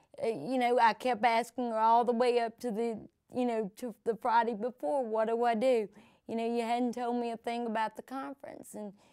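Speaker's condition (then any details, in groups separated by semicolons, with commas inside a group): Cerebral palsy; from birth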